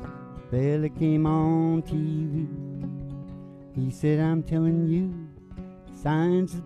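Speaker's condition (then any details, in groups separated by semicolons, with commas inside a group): No condition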